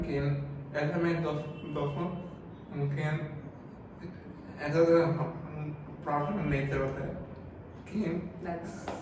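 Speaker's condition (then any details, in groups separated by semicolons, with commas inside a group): Cerebral palsy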